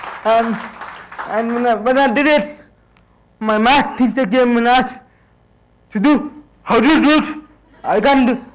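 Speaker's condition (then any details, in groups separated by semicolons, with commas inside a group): Cerebral palsy; hinders speech, sounds childlike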